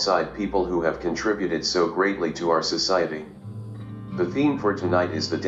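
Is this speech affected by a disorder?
No.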